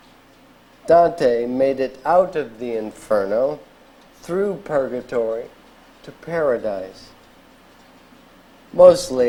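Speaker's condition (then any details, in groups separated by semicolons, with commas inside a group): ALS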